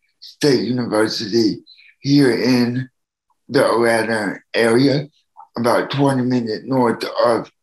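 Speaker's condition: Cerebral palsy; needs help from others

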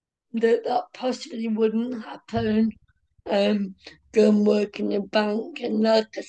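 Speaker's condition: Cerebral palsy, mild; speech affected a little, daily speech therapy and physiotherapy at special needs school from age 2.5

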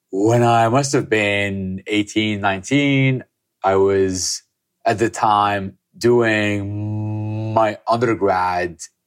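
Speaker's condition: Stutter; stutter since early childhood, disfluency noticed by mother by age two, severe growing up; still stutters, past McGuire program speech therapy with breathing technique, mall exercise talking to hundred strangers; audible stutter, part-word repetitions, worse when anxious, stutters in six languages; prolonged sounds

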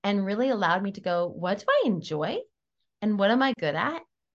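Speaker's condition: No condition

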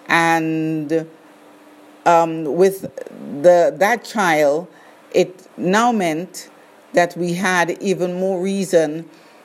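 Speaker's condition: No condition

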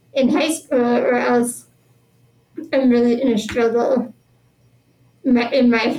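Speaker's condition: Spinal muscular atrophy; never walked

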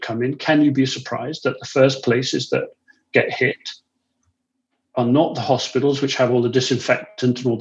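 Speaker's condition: No condition

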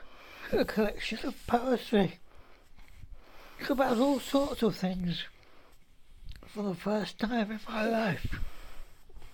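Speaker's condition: Motor neurone disease; declining health and disability, housebound

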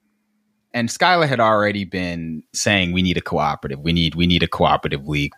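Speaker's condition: No condition

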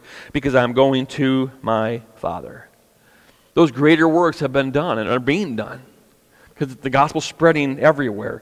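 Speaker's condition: No condition

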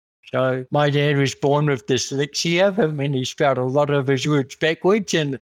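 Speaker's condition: Cerebral palsy; congenital

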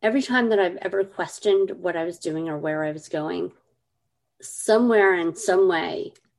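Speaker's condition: Cleft lip and palate; congenital

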